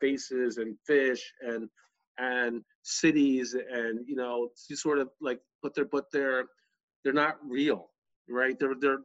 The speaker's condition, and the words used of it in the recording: Stuttering. Oh my God, I, I, I stuttered and you know, my big is I'm always like I'm stuttering and I mumble and blah blah blah.